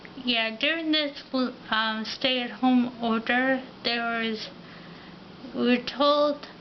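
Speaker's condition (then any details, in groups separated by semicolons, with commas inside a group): Ataxia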